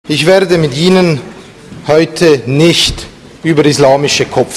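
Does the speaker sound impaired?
No.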